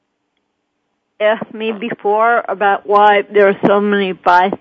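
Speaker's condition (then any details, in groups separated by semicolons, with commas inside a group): Cerebral palsy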